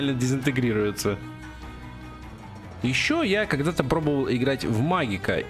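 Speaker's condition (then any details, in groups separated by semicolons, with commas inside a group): No condition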